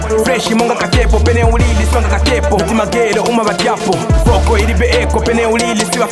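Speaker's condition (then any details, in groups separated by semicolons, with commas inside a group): No condition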